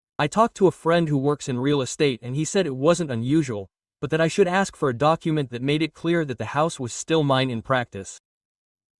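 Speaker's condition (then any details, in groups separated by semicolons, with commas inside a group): No condition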